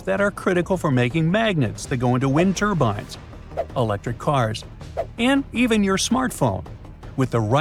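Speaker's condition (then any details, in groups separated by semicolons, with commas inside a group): No condition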